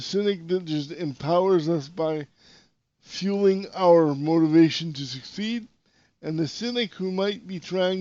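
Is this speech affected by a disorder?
Yes: cerebral palsy; power wheelchair user.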